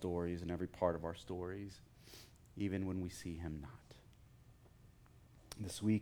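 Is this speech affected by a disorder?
No.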